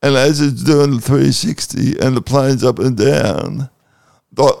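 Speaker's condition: Cerebral palsy

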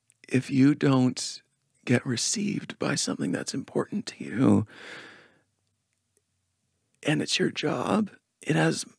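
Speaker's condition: Spasmodic dysphonia; lower voice inconsistent

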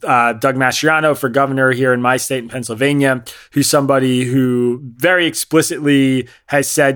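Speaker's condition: No condition

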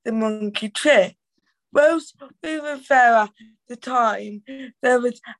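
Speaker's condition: Cerebral palsy; teenager

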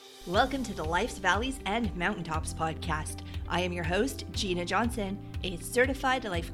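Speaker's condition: No condition

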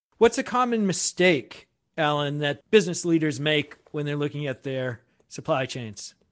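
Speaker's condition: No condition

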